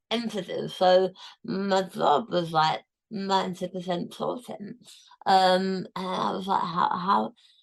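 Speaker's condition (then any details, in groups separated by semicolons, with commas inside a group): Tongue cancer, tongue removed; post-surgery, cancer-free, diagnosed stage 4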